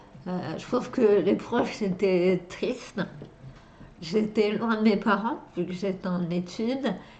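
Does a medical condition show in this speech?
Yes: dystonia and multiple sclerosis.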